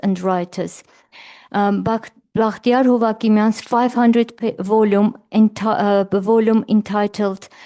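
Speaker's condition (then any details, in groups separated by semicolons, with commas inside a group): No condition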